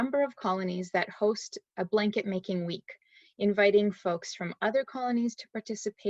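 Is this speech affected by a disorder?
No.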